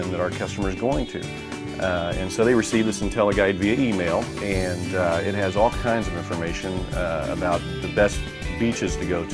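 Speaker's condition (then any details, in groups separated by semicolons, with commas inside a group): No condition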